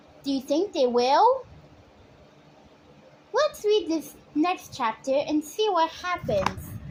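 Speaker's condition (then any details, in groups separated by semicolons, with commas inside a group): No condition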